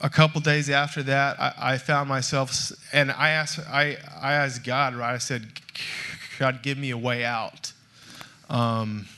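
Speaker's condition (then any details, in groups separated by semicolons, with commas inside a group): Stuttering; stutter since childhood; still stutters, speaks publicly on stage; stutter noticeable to listeners when speaking; repeated words, prolonged sounds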